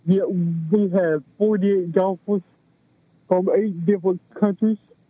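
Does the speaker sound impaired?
Yes: cerebral palsy; affects movement, balance and posture.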